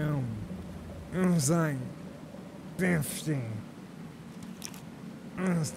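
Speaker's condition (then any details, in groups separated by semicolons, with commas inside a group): ALS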